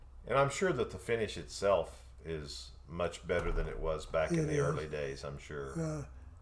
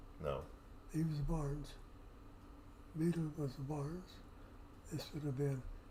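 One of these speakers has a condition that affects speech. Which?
The second: Parkinson's; affects voice.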